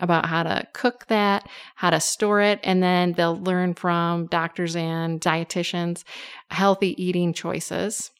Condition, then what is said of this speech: No condition.